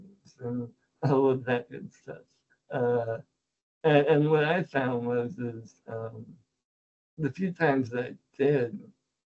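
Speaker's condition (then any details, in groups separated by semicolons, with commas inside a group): Spinal muscular atrophy; technically type 2, outlived type 1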